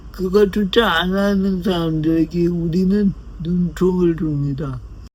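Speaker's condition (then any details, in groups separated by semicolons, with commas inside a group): Brain lesion disability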